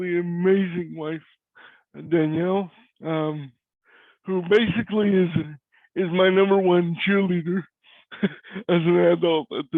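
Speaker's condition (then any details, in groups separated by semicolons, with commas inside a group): Cerebral palsy; voice is different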